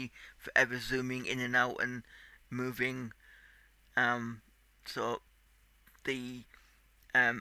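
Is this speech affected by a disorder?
Yes: cerebral palsy; tight muscles.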